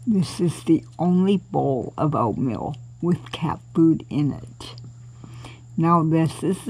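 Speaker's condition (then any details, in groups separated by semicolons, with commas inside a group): Cerebral palsy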